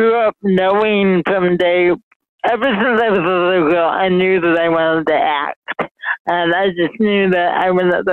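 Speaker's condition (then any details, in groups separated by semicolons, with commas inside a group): Mild cerebral palsy; mild, since birth; speech affected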